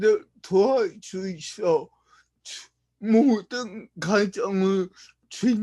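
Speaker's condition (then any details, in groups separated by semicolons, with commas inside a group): Brain lesion disability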